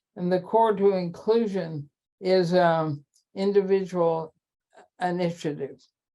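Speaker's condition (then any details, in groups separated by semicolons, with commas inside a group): ALS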